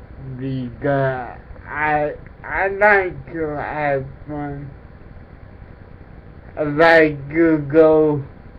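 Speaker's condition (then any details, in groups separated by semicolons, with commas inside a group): Cerebral palsy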